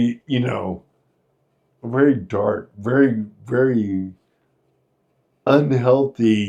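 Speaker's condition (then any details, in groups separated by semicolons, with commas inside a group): Friedreich's ataxia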